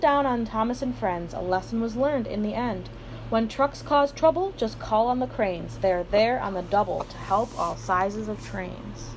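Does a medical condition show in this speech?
No.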